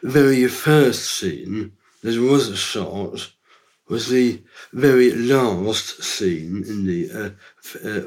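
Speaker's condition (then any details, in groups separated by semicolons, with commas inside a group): Down syndrome; from birth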